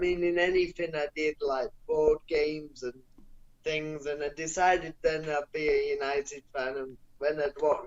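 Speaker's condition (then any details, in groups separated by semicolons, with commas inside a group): Cerebral palsy; non-progressive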